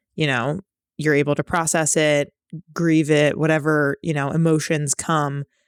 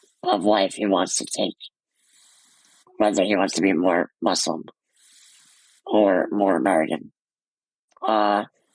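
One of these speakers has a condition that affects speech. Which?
The second: muscular dystrophy; present from birth; ventilator-dependent breathing, wears ventilator mask; ventilator breathing sounds audible while speaking.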